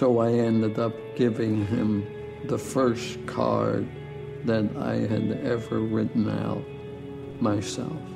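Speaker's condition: ALS; initially given 2 to 5 years to live

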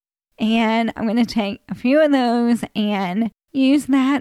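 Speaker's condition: ALS; ALS for 18 years

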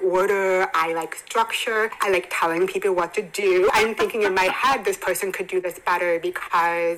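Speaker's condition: Hearing impairment; further hearing loss at 27

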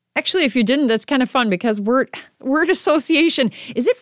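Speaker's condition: No condition

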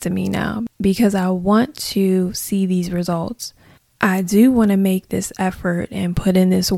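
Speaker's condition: No condition

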